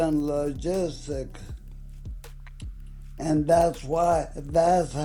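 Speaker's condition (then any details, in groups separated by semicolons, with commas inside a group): ALS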